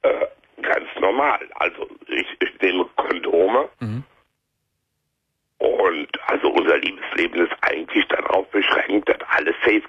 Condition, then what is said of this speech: Throat cancer. Daher sprichst du auch so heiser, etwas wie erkältet.